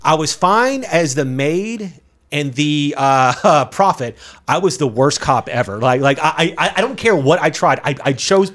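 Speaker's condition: Stutter; described by himself as everywhere; repeated sounds, repeated words

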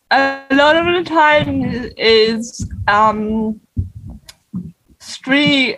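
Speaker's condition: Cerebral palsy; non-progressive

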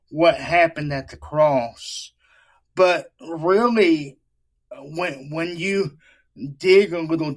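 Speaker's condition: Cerebral palsy; wheelchair user, handicap-accessible setup on church campus

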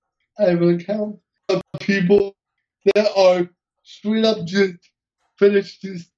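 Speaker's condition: Cerebral palsy; uses wheelchair, hearing intact

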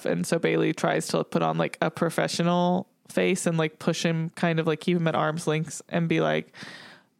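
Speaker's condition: No condition

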